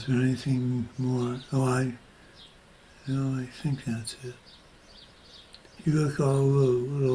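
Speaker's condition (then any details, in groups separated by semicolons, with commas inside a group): Parkinson's disease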